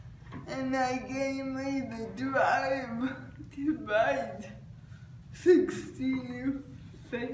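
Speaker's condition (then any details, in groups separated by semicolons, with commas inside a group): Cerebral palsy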